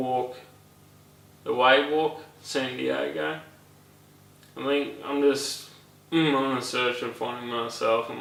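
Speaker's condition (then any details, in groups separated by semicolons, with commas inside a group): Brain injury; caused by accident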